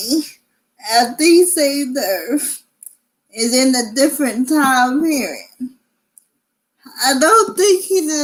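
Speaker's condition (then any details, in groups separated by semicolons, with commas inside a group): Cerebral palsy; from birth, difficult delivery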